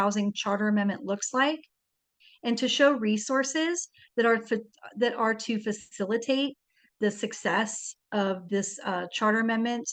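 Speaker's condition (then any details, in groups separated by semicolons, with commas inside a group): No condition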